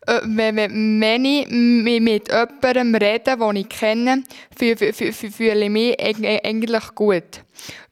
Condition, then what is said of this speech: Stuttering. Ich bin sehr aufgeregt und bekomme schneller Pause und bekomme auch schwierige Hänge.